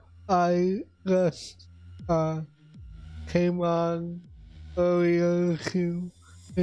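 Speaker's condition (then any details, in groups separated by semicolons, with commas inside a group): Cerebral palsy; affects voice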